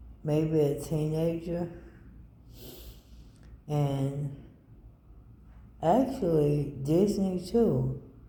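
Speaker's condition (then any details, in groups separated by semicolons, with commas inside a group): ALS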